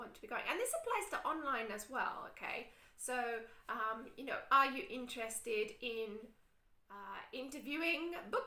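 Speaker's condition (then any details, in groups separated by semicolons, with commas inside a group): No condition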